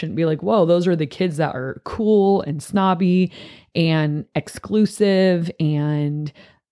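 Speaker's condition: No condition

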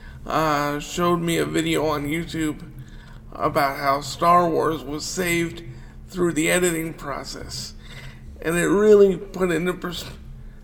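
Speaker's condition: Cerebral palsy; wheelchair user

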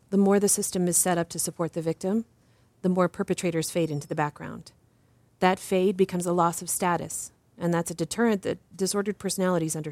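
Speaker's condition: No condition

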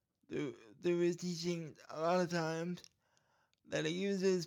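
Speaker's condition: Cerebral palsy; voice goes in and out sometimes

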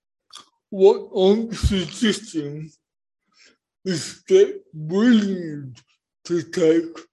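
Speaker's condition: Cerebral palsy; born not breathing

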